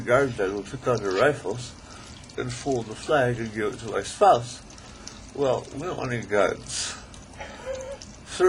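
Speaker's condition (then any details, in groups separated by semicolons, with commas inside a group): ALS; still able to talk, articulate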